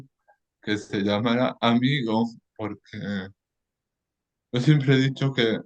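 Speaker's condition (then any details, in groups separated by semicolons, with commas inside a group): Cerebral palsy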